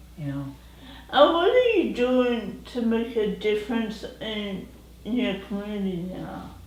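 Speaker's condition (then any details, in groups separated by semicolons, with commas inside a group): Cerebral palsy; present from birth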